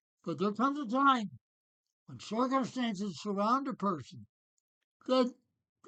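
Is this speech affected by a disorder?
Yes: Parkinson's.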